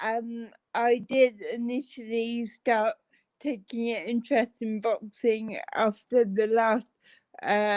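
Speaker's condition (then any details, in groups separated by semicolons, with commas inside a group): Cerebral palsy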